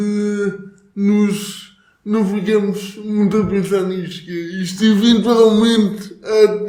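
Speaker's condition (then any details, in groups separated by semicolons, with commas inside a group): Cerebral palsy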